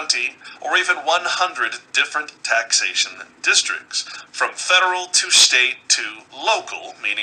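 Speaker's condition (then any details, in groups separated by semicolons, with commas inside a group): No condition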